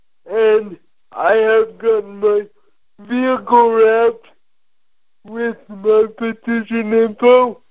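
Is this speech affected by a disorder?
Yes: cerebral palsy; from birth, neuromuscular deficits affecting all daily activities, brain functions normally, past back surgery, opioids for pain; age 25, CBD and whole plant relax muscles, hands open better about three days; muscles very stiff especially when nervous, words repeated and clarified by relay operator.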